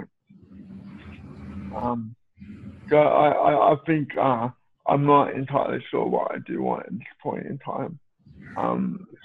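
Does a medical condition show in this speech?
Yes: cerebral palsy.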